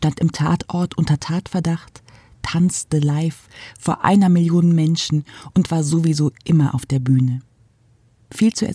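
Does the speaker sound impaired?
No.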